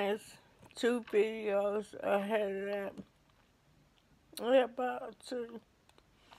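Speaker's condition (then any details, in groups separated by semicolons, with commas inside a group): ALS; affects hands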